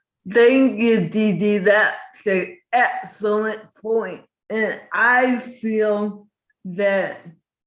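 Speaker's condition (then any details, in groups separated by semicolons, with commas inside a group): Cerebral palsy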